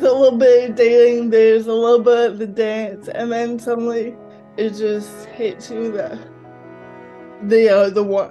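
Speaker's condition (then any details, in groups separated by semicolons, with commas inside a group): Cerebral palsy, mild; mouth affected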